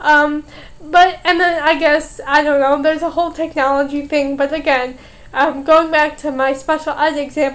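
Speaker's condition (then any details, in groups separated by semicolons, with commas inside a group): Cerebral palsy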